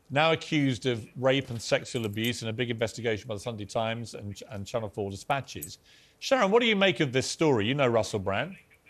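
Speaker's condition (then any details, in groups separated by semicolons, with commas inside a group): No condition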